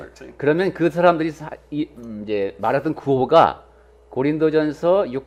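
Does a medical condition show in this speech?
No.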